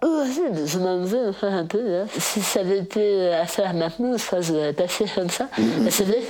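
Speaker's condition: Total glossectomy; base of tongue cancer, flap necrosis, ventilator via tracheostomy, temporary laryngectomy, nasogastric tube; voice deeper before diagnosis, incomprehensible after surgery, intensive speech therapy at CRIL, sister understood

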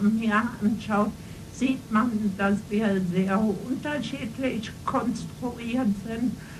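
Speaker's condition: Cerebral palsy; congenital cerebral movement disorder, spasticity and ataxia predominant, brain damage since birth; disability possibly audible in speech

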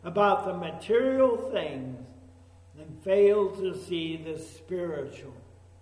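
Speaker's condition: ALS; could not breathe deeply

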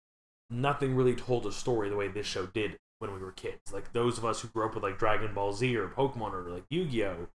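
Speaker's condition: No condition

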